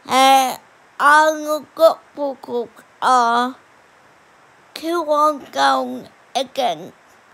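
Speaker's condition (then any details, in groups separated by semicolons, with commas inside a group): Cerebral palsy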